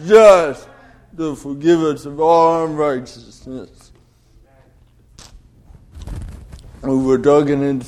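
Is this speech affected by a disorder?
Yes: cerebral palsy; delayed development.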